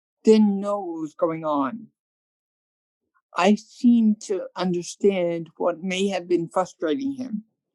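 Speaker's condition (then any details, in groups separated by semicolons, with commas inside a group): Cerebral palsy; present from birth, hearing loss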